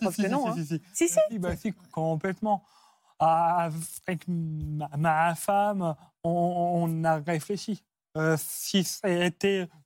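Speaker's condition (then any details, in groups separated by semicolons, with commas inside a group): Stuttering; onset at about age 4 after grandmother's throat cancer, fluent before, once misdiagnosed as Gilles de la Tourette; no attempts to control stuttering; part-word and word repetitions, frequent euh fillers; repeated words, prolonged sounds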